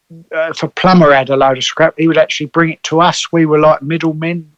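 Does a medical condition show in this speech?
No.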